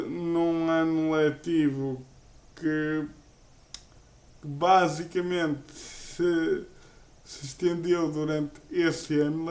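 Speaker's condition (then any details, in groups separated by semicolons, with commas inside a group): Cerebral palsy; uses a wheelchair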